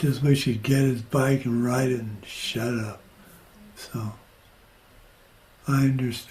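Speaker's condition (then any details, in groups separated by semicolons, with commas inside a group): Parkinson's; progressing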